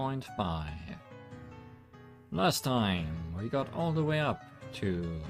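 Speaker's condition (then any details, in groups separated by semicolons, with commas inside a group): No condition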